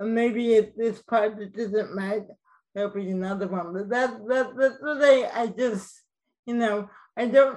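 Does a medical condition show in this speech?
Yes: cerebral palsy, mild; speech mildly affected.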